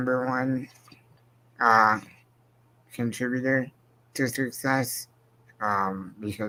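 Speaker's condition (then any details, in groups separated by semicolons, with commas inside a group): Spinal muscular atrophy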